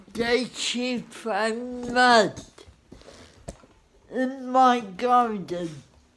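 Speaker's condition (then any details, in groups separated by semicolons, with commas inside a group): Cerebral palsy; spastic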